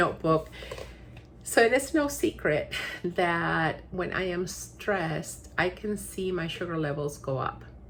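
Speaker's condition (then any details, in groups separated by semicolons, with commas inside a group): No condition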